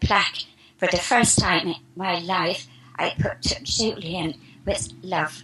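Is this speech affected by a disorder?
Yes: spasmodic dysphonia; expects to speak perfectly in a few minutes, asks hosts for healing meanwhile.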